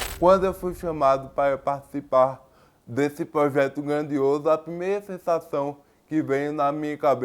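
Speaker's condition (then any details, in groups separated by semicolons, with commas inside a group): Cerebral palsy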